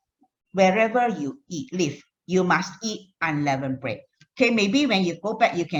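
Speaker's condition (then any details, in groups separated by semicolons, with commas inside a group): No condition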